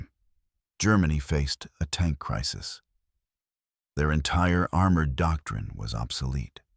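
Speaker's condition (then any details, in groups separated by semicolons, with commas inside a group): No condition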